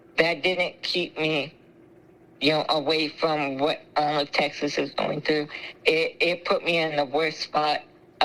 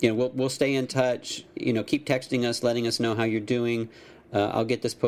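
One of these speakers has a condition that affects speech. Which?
The first: spinal muscular atrophy; from birth, feeding tube, ventilator, suction, cough assist, CPT vest; age 24, ventilator 13+ hours nightly; chewing and swallowing trouble, high choking risk, secretions need suction.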